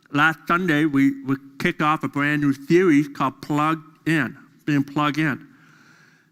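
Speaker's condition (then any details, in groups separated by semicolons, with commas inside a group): Deafness; deaf during school years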